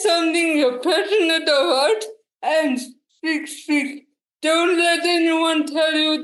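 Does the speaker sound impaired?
Yes: cerebral palsy; diagnosed at 6 months old, quadriplegic.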